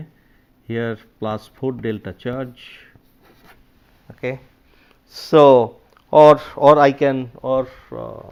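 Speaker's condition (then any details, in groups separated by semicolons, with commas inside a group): No condition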